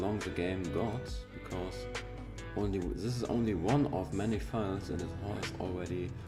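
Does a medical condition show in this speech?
No.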